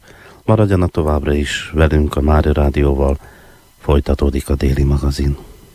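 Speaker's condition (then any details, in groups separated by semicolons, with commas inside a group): No condition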